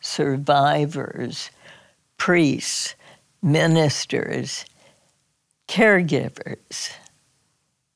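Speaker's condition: Spasmodic dysphonia; made at Johns Hopkins by neurologist and otolaryngologist

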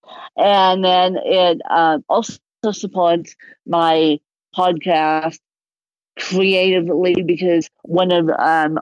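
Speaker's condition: Cerebral palsy, moderate; can talk

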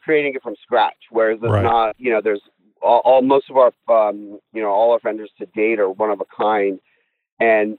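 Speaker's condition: No condition

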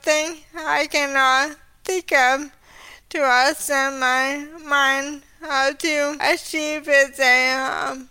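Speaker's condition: ALS; over 8 years since diagnosis

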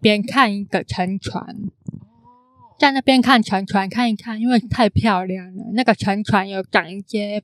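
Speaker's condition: Congenital hearing impairment; can sound sing-song

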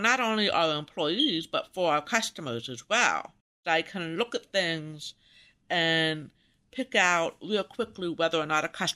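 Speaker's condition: Profound deafness, congenital rubella deafness; pulled out of class weekly for speech therapy in school

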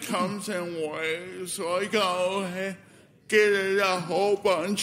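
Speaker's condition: Spastic cerebral palsy; cord around neck cut oxygen at birth, Bridgewater, diagnosed 18 months, foot surgery, 93 physio sessions; obviously affected since childhood, much speech therapy, sounded asleep on phone, may be taken as drunk

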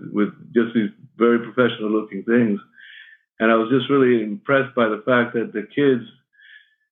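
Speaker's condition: Parkinson's; shaky voice, may stumble on words

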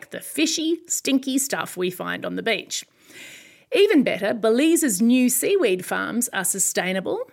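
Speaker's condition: No condition

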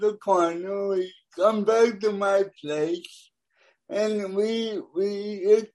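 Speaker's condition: Cerebral palsy; born premature, born deaf

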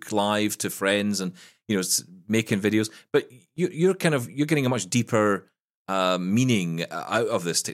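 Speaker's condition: No condition

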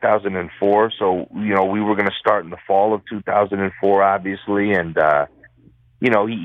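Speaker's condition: No condition

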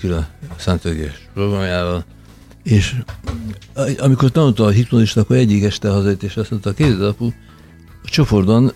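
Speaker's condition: Parkinson's disease

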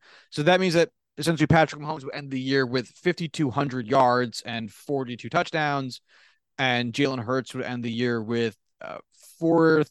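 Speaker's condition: No condition

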